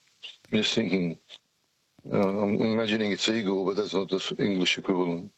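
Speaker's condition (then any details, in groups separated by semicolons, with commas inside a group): Parkinson's; jittery, attributed to Parkinson's; jittery manner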